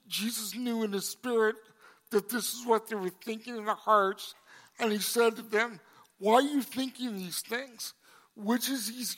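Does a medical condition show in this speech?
Yes: cerebral palsy; congenital.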